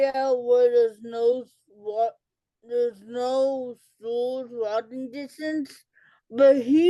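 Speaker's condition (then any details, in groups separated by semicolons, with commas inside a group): Cerebral palsy; childhood speech delay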